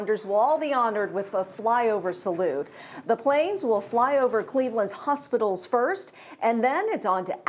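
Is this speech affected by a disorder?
No.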